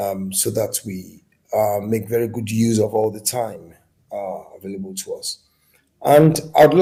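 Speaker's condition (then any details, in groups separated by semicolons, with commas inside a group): No condition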